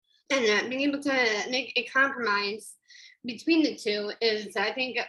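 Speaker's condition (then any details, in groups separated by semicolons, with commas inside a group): Down syndrome; studied public speaking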